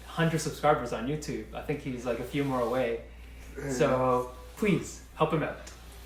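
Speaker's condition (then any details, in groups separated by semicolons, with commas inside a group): No condition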